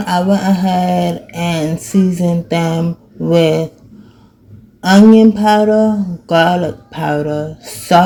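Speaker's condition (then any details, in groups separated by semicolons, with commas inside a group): Cerebral palsy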